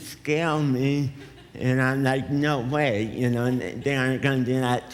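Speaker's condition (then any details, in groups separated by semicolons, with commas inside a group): Cerebral palsy; affects speech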